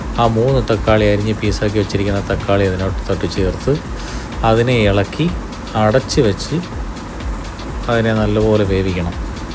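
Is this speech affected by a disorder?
No.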